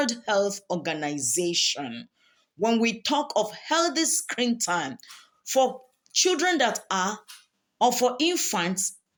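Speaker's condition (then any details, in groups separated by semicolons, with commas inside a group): No condition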